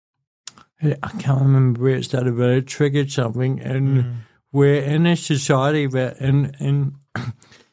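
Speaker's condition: Cerebral palsy; speech impediment, voice affected

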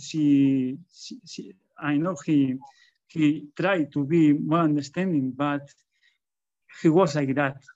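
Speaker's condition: Stuttering; stutters a lot when talking in public; repeated sounds, repeated words, prolonged sounds

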